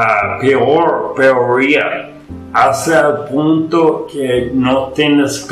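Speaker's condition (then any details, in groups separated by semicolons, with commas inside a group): Ataxia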